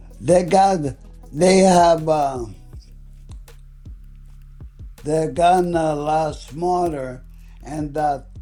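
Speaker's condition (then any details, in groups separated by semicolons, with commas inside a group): ALS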